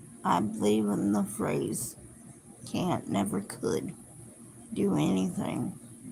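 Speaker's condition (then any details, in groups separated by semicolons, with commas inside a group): Cerebral palsy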